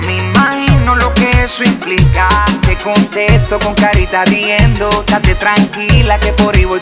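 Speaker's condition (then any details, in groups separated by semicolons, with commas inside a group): No condition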